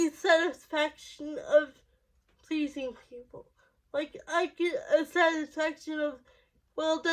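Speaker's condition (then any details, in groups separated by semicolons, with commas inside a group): Cerebral palsy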